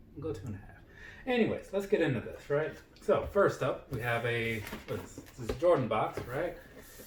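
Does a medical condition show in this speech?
No.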